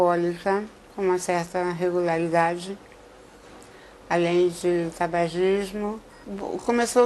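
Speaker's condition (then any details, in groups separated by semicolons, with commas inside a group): Oral cancer; cured survivor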